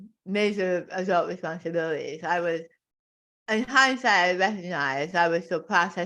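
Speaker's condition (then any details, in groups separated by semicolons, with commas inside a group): Tongue cancer; stage four tongue carcinoma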